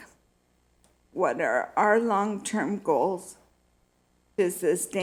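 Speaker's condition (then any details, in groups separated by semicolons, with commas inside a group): Multiple sclerosis; needs time to get voice up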